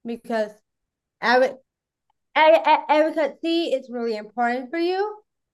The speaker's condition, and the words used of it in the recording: Down syndrome. Having Down syndrome is may be a little hard to hear, but you know just be in a quiet room